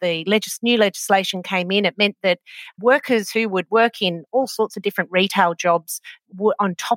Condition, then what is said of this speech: None; typical speech.